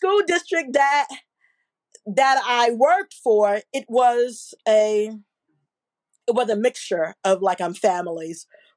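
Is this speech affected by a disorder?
Yes: stuttering; adjusting to it, traumatic brain injury from car accident; here prolonged sounds.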